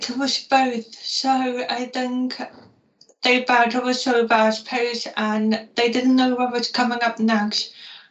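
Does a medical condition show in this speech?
Yes: profoundly deaf; profound deafness.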